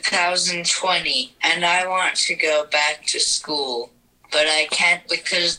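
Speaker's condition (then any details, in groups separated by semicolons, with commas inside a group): Cerebral palsy, speech-generating device; vulnerable to COVID complications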